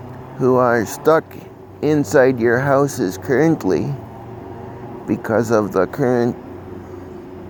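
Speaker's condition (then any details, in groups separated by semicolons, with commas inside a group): Cerebral palsy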